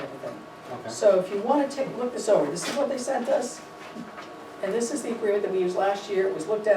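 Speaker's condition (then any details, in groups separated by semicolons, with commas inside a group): No condition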